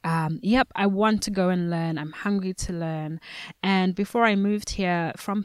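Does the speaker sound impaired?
No.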